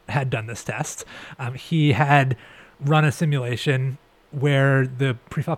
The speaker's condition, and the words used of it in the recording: None; typical speech.